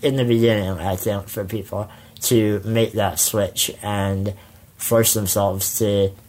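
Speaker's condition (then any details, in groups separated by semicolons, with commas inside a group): Spinal muscular atrophy; wheelchair for most of life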